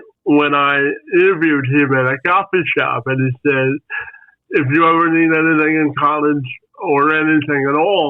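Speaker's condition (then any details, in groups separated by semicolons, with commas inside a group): Spastic quadriplegic cerebral palsy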